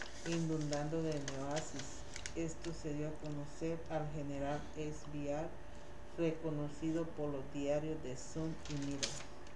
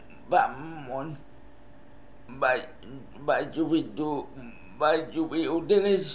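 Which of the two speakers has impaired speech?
The second: cerebral palsy; from birth; speech affected by cerebral palsy.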